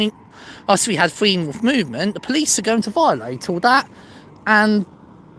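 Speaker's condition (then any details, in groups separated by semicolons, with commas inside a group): No condition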